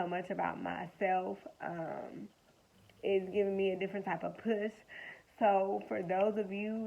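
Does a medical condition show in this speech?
Yes: cerebral palsy; affects mobility, cannot jump or run.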